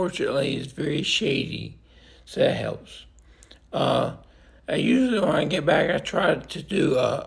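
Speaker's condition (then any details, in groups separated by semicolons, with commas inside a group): Multiple system atrophy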